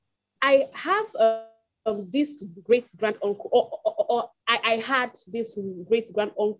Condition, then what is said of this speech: Stuttering. When I'm talking to my friends, I stammer.